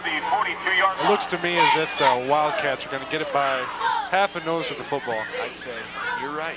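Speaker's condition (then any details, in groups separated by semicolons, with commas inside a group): No condition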